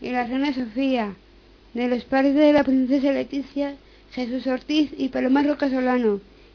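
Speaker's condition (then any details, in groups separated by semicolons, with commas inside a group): Down syndrome; member of Fundación Síndrome de Down de Madrid; reads news item aloud on live radio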